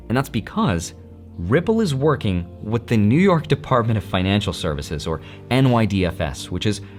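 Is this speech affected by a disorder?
No.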